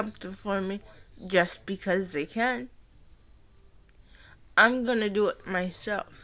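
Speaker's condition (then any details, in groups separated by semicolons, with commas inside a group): Cerebral palsy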